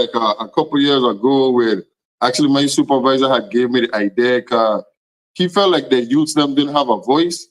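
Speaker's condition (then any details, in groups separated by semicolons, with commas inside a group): No condition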